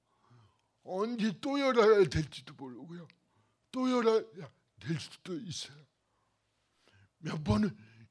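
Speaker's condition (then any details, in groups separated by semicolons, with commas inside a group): Cerebral palsy; worsening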